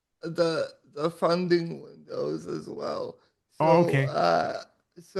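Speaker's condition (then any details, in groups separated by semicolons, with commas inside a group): Cerebral palsy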